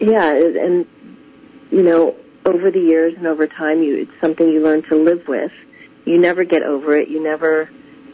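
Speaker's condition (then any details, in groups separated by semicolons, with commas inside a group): No condition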